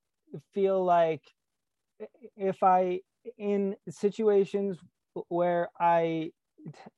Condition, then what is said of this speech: Stuttering. Well, so that, first of all, that's rarely the case, but when, if I'm fluent, I feel like something is missing.